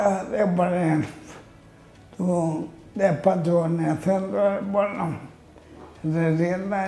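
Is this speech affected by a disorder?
Yes: amyotrophic lateral sclerosis (ela).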